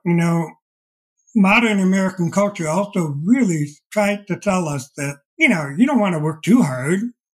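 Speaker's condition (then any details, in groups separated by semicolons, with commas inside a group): Deafblindness; progressive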